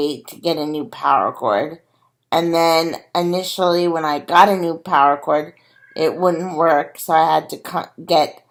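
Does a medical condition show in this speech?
Yes: cerebral palsy.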